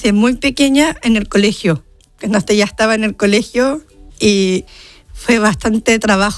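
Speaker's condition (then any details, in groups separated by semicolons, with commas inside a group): Down syndrome; diagnosed before birth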